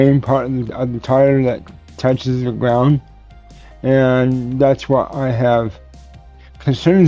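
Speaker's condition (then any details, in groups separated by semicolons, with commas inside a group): Cerebral palsy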